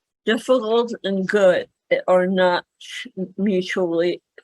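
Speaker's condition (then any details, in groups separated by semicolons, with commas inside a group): Cerebral palsy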